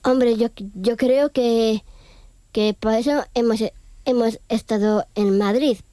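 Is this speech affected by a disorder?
Yes: Down syndrome.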